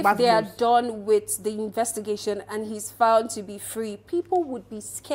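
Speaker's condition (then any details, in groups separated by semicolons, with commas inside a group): No condition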